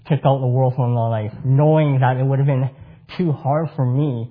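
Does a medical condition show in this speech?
Yes: cleft palate; congenital cleft palate.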